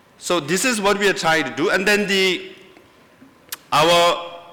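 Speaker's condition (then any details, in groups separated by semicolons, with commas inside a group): No condition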